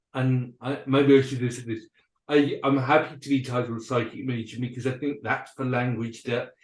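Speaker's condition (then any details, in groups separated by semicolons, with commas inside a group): Cerebral palsy and dyspraxia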